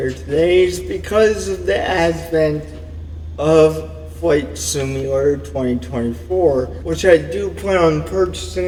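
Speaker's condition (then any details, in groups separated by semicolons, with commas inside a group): Cerebral palsy; only one hand usable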